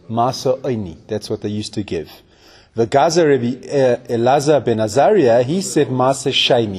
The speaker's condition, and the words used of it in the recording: No condition.